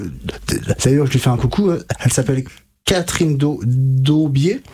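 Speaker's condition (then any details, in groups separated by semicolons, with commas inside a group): Stuttering; speech therapy with Catherine Daubier in Nancy ages 20 to 25, learned fluency techniques; still stutters with blocks and repetitions; blocks and repetitions now, formerly severe, expressed self with fingers before therapy; repeated sounds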